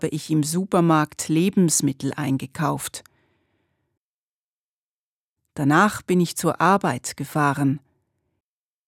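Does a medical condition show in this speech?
No.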